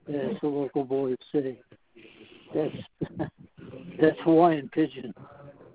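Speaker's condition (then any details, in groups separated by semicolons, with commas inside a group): Parkinson's disease; trouble speaking, hard for listener to understand, asked to speak louder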